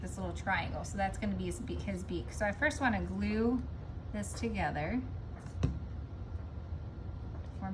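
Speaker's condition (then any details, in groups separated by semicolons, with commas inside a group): No condition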